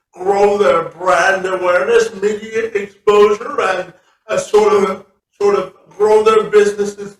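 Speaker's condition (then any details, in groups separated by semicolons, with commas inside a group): Cerebral palsy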